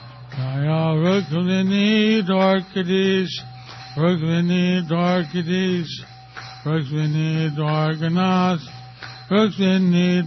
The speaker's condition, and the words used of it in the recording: Stroke. I will try to speak very carefully so you'll understand, but you need to give it a little bit of attention